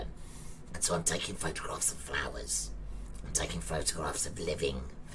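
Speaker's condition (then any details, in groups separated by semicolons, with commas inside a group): Laryngectomy; laryngectomy for thyroid cancer, trachea partly removed, neck stoma valve; terminal stage 4 cancer, radiotherapy, radioiodine, three surgeries; breathes through neck, presses valve to speak, swallowing trouble, mucus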